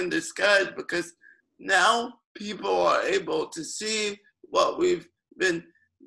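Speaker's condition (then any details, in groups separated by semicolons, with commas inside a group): Cerebral palsy; lifelong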